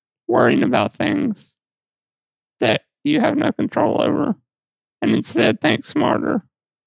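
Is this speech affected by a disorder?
Yes: muscular dystrophy; sees physical therapist.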